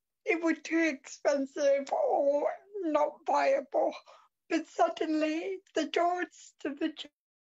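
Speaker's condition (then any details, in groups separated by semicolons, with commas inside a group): Cerebral palsy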